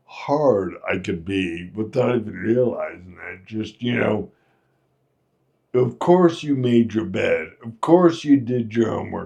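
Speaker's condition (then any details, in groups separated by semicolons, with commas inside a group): Friedreich's ataxia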